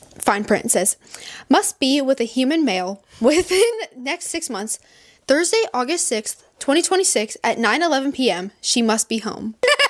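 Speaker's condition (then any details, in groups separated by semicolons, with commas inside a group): No condition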